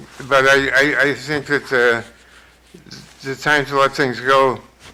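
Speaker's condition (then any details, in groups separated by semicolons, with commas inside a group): Parkinson's; severe, shaking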